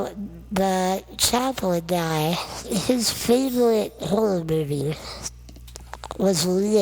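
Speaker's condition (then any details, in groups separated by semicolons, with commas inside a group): Non-progressive muscular dystrophy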